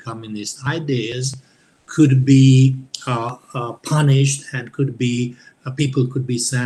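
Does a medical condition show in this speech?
No.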